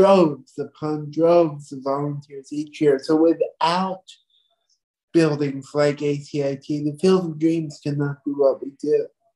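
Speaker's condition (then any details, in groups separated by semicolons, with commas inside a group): Cerebral palsy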